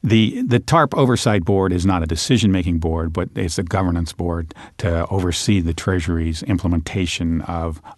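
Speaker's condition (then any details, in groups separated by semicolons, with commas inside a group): No condition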